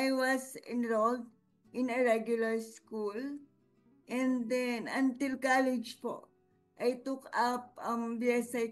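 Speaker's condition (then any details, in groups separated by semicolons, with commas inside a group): Cerebral palsy; cerebellum affected; speaking effortful, some difficulty talking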